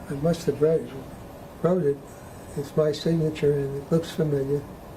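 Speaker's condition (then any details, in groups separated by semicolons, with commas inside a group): Parkinson's disease; needs to keep voice level up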